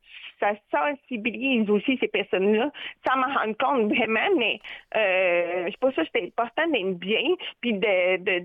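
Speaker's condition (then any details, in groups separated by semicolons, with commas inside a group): Deafness with cochlear implant; familial deafness; phone hard to understand, especially deep male voices, fast or quiet speakers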